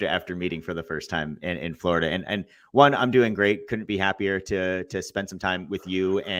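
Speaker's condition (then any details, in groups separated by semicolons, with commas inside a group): No condition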